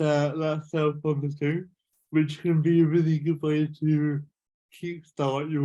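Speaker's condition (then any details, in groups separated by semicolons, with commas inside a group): Cerebral palsy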